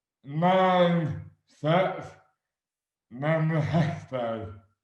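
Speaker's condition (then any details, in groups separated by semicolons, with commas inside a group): Dystonia; affects hands and speech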